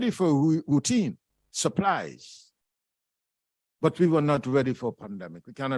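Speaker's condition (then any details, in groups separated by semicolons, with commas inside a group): No condition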